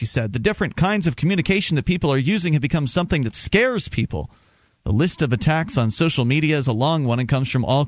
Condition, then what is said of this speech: None; typical speech.